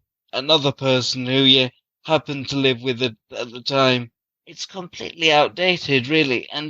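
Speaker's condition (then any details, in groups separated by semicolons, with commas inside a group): Cerebral palsy; from birth, very premature birth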